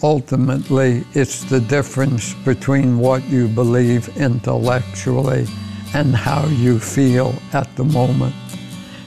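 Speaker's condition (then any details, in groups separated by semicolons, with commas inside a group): ALS; beyond 11 years now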